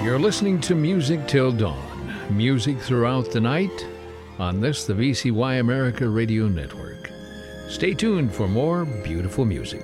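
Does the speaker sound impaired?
No.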